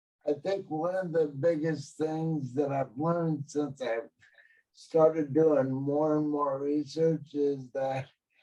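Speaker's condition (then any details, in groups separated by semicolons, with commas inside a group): Cerebral palsy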